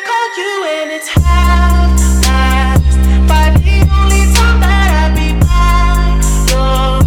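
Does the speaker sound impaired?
No.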